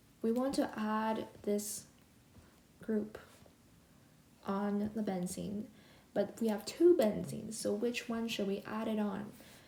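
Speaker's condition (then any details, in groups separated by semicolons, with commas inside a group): No condition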